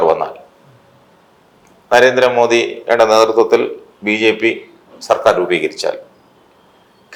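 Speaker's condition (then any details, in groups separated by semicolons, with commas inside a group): No condition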